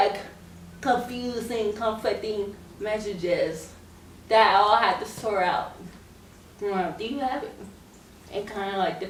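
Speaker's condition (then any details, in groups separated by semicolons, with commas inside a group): Cerebral palsy; scoliosis, spine and leg surgery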